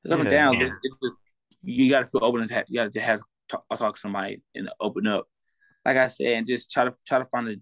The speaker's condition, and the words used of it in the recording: Stuttering. Like I, I, I have stuttering problems. Might not be as bad as I used to be, but I have stuttering problems.